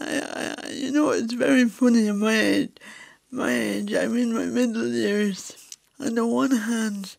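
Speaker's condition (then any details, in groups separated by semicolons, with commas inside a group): Cerebral palsy; COVID in January requiring ventilator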